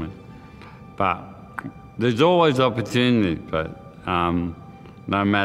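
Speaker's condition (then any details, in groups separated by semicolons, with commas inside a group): Motor neurone disease; hand onset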